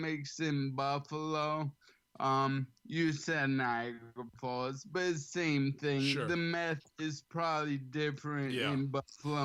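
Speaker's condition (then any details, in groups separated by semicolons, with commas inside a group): ALS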